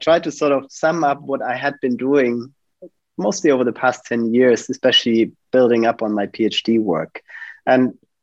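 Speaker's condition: No condition

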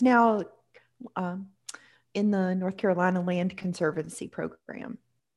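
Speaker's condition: No condition

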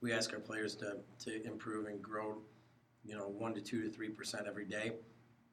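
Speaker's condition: No condition

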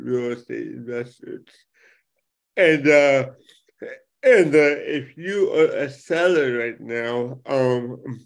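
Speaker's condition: Cerebral palsy; affects speech

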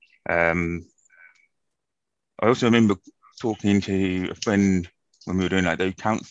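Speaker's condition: Profound deafness, acquired from meningitis; profound deafness from meningitis at age 1.5, hearing aids in childhood, later cochlear implant with rehabilitation

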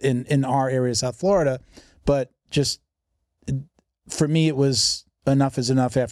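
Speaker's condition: No condition

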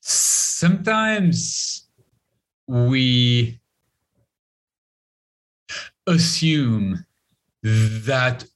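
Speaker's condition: Stutter; lifelong stutter, grew up stuttering in Lebanon, avoided speaking almost entirely for over 25 years; learned breathing technique to control stuttering, joined Toastmasters, speaks professionally, stand-up comedy; stutter may sound like internet problems, repeated fillers such as eh; prolonged sounds, blocks

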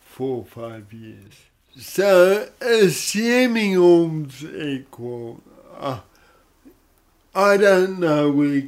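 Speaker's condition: Cerebral palsy; odd sort of voice

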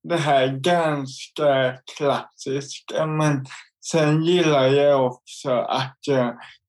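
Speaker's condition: Cerebral palsy; involuntary jerks

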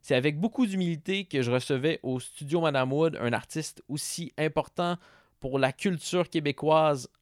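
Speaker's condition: No condition

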